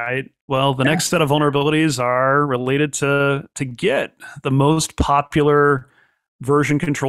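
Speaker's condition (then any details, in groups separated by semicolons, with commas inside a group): No condition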